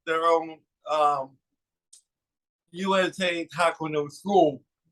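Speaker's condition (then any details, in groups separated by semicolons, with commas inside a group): Cerebral palsy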